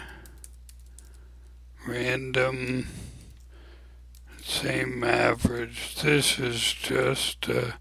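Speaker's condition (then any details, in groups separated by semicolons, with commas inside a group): ALS; abnormally slow voice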